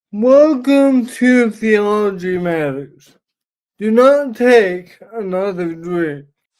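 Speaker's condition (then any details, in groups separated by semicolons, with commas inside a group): Cerebral palsy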